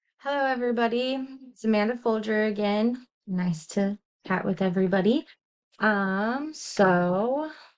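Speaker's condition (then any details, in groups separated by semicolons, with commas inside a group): No condition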